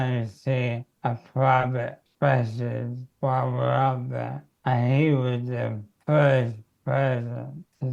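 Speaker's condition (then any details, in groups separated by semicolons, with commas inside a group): Motor neurone disease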